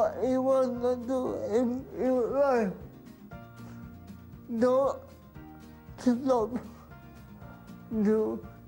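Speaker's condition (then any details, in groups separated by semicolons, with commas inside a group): Cerebral palsy; from infancy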